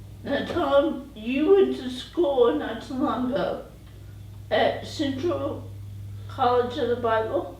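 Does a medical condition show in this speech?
Yes: cerebral palsy; present from birth.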